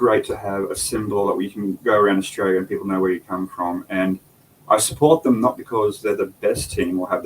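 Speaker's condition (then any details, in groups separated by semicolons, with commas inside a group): No condition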